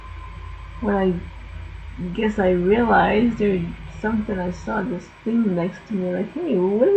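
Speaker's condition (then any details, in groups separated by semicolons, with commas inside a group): Cerebral palsy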